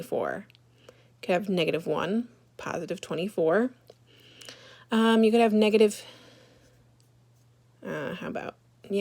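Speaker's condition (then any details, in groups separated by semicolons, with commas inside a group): No condition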